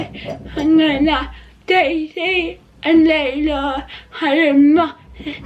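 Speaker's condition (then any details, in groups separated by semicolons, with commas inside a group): Cerebral palsy; not quadriplegic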